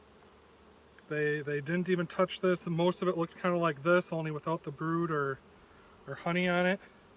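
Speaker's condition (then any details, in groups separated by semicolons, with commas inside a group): No condition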